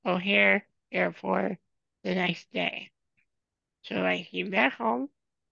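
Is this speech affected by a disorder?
Yes: spinal muscular atrophy; from birth, genetic, motorized wheelchair user whole life, depends on caregivers; progressive muscle weakness throughout body.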